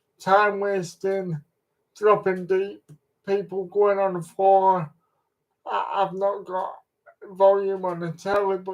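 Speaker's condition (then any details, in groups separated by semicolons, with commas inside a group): Cerebral palsy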